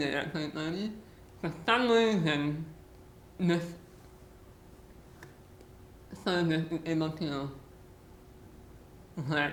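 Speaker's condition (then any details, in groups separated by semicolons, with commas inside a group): Muscular dystrophy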